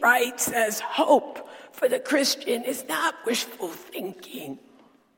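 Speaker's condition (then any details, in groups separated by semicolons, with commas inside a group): Dysphonia; sultry voice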